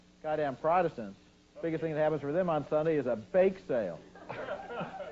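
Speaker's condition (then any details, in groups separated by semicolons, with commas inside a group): No condition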